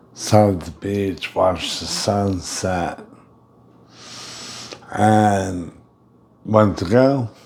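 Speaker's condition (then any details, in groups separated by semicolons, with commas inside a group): Brain injury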